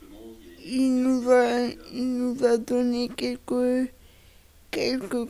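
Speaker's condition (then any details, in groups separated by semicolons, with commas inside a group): Cerebral palsy; wheelchair user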